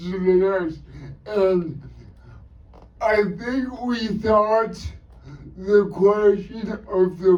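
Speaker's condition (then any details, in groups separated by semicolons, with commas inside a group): Cerebral palsy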